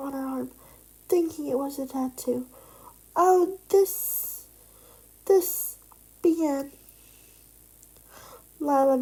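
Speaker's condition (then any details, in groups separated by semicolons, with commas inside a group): Cerebral palsy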